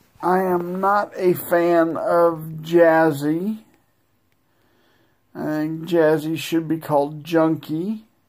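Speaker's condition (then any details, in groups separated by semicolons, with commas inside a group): Multiple sclerosis; no control over legs; current exacerbation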